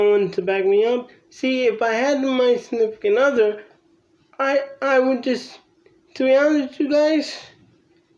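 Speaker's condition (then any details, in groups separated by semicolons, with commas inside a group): Cerebral palsy; from birth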